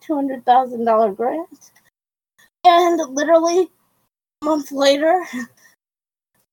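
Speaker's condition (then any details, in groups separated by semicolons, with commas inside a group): Cerebral palsy; quadriplegic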